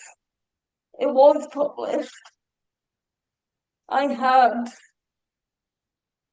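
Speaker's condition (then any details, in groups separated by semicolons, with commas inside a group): Cerebral palsy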